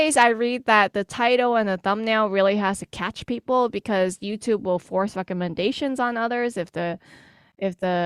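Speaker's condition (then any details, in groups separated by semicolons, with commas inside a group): No condition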